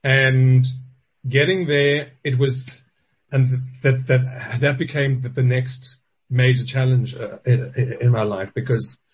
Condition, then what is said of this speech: Stuttering. And we built in a joke about the fact that I have a speech impediment into the dialogue.